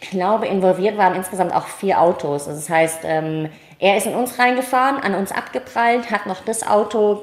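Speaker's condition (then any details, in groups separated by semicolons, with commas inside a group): Cleft palate, mild; cleft palate from birth; small speech impediment, audible to listeners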